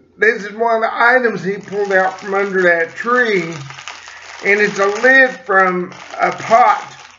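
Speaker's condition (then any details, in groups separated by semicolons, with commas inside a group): Cerebral palsy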